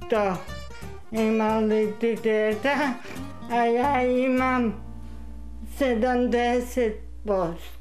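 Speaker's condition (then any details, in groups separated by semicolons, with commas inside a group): Cerebral palsy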